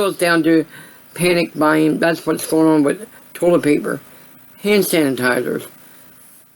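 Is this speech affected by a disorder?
Yes: cerebral palsy; voice sound affected.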